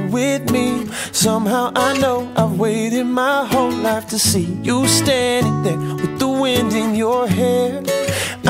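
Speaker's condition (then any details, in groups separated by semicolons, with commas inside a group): No condition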